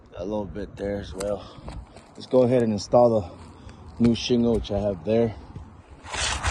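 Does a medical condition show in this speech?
No.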